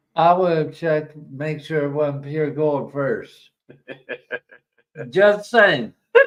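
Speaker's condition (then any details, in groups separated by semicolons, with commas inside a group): ALS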